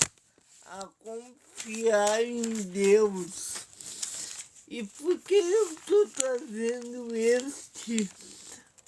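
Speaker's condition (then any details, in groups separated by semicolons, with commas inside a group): Paralysis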